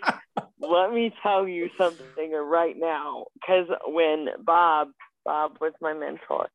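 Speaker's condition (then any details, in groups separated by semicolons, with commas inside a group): Spastic quadriplegic cerebral palsy; age 27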